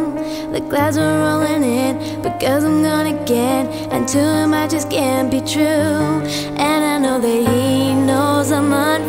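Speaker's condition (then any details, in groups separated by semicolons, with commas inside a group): No condition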